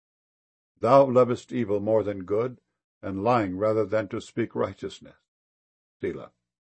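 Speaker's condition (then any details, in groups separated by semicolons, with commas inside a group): No condition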